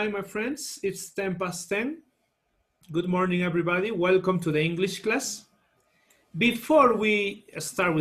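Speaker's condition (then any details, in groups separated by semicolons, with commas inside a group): No condition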